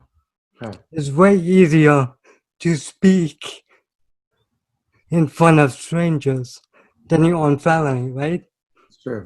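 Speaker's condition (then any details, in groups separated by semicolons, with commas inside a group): Cerebral palsy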